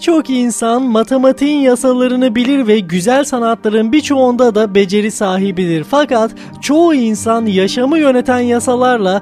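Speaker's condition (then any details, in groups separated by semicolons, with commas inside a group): No condition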